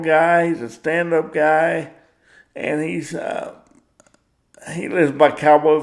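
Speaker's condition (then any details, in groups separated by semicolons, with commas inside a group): Cerebral palsy; power wheelchair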